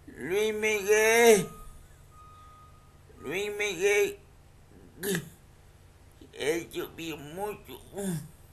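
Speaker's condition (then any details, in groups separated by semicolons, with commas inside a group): Cerebral palsy; speech affected by cerebral palsy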